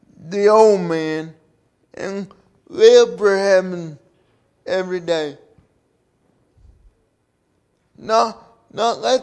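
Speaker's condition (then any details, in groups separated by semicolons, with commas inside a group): Cerebral palsy; from birth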